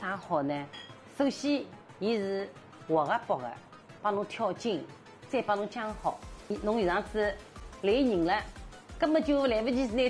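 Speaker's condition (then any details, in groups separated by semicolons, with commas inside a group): No condition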